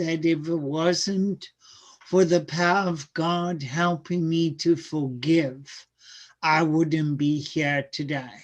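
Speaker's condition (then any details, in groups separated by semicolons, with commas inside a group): Cerebral palsy; severe birth complications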